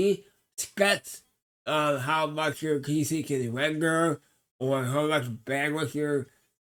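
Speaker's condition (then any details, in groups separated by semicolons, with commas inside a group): Cerebral palsy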